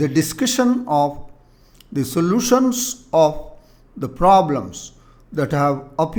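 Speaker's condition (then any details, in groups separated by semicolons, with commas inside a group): No condition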